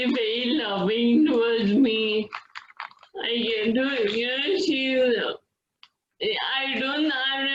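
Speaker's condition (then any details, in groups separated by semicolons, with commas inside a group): Friedreich's ataxia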